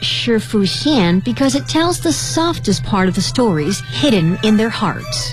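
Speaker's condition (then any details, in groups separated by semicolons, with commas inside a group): No condition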